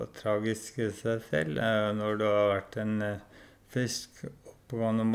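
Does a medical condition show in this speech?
Yes: ALS.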